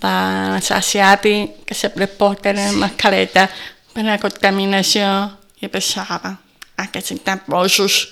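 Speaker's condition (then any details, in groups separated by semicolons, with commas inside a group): Deafness from birth, congenital; others' face masks block lip reading, needs people to lower masks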